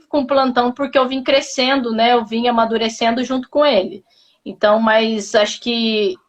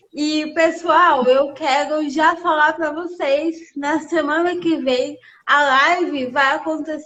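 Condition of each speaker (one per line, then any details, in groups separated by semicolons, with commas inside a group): No condition
Cerebral palsy; present since birth, uses wheelchair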